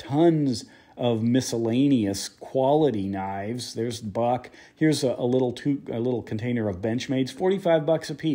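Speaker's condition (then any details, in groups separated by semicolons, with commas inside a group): No condition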